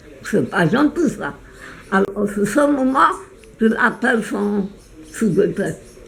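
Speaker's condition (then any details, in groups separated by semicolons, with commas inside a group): Meige syndrome; blepharospasm and oromandibular dystonia; botulinum toxin injections to eyelids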